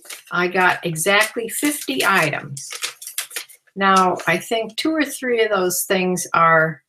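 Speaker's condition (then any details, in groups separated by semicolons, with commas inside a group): No condition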